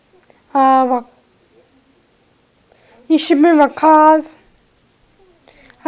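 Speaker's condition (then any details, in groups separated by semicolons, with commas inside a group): Cerebral palsy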